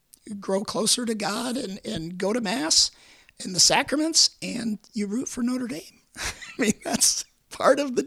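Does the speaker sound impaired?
Yes: repeated vocal cord surgery; 19 vocal cord surgeries, 25 surgeries total, Hodgkin's lymphoma diagnosed at age 36, cancer three times.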